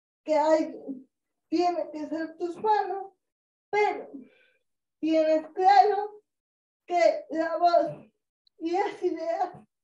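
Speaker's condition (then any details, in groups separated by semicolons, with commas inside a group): Cerebral palsy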